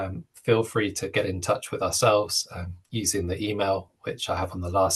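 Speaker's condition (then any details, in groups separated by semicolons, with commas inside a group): No condition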